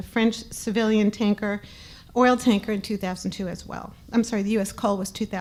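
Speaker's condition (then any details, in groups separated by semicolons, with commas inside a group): No condition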